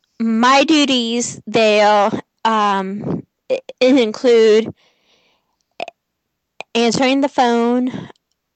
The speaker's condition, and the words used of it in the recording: Stuttering. But now that I've gotten used to answering the phone, I'm pretty fluent.